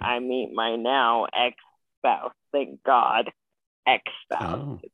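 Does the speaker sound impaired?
Yes: spastic quadriplegic cerebral palsy; uses wheelchair.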